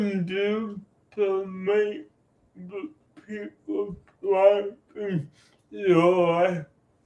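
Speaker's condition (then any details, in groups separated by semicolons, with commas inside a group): Cerebral palsy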